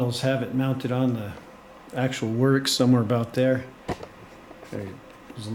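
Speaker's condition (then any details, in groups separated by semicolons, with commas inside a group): No condition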